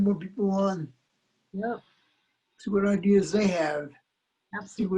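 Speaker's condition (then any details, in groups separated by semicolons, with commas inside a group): Cerebral palsy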